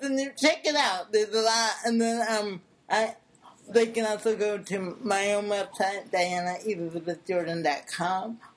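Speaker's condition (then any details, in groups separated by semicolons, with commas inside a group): Cerebral palsy; since birth, brain damage to motor area of brain, affects speech and body movement; speech therapy on and off through life, especially in childhood; improved with speech therapy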